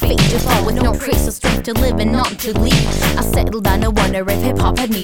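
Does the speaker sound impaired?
No.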